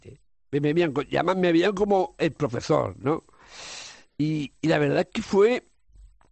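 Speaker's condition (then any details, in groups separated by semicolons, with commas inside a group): Down syndrome; congenital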